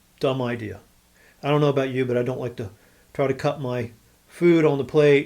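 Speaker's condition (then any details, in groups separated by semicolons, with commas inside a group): No condition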